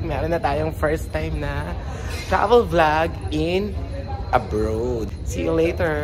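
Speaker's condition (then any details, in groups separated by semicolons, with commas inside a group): No condition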